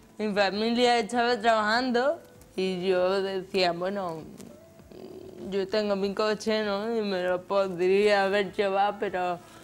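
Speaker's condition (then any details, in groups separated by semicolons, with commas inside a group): Cerebral palsy from birth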